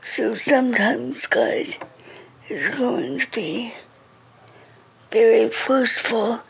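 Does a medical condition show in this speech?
Yes: cerebral palsy; wheelchair user, affects reading, speech and more; uses iPad text-to-speech to read passages aloud; reading very slow.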